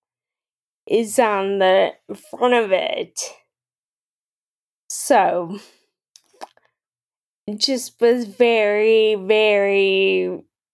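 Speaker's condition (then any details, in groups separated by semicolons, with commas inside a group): Friedreich's ataxia; rare progressive, initially mild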